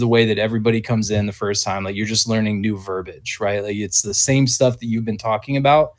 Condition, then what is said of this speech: None; typical speech.